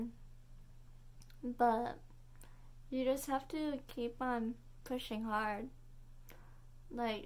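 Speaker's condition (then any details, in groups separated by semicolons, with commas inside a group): Cerebral palsy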